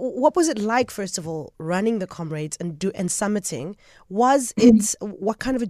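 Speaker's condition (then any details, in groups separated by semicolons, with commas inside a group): No condition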